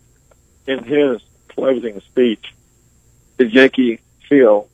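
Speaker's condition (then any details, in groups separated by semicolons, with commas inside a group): ALS; diagnosed nearly 20 years ago, initially given 2 to 5 years to live; pauses along the way while speaking due to ventilator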